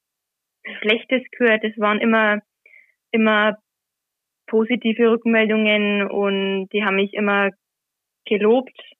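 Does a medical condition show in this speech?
Yes: stuttering; covert stuttering hidden over ten years, avoided words anticipated to be stuttered; no longer hidden, reads Gospel in church, practices reading at home beforehand; reading aloud in church not stutter-free; here repeated words, prolonged sounds.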